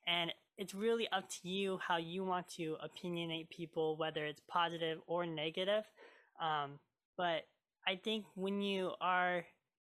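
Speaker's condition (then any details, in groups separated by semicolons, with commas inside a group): Cleft lip and palate; lip scar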